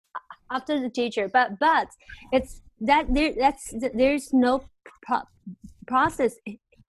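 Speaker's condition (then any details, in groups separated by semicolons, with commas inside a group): Stuttering; stuttering throughout life, still struggling with it; easier to understand than some non-stuttering Chinese speakers, knows exactly what to say but cannot say it normally; repeated sounds, repeated words, blocks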